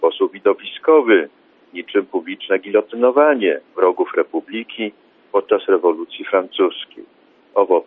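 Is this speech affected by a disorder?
No.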